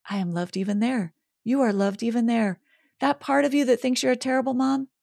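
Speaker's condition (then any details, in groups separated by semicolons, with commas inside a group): No condition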